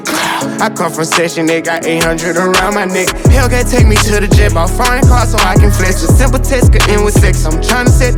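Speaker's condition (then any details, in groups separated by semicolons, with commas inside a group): No condition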